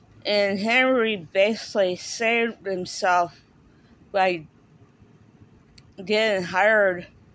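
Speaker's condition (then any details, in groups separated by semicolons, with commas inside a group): Cerebral palsy; speaks differently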